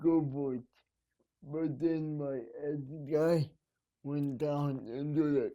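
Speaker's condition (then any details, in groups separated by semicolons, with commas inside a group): Cerebral palsy; needs help at night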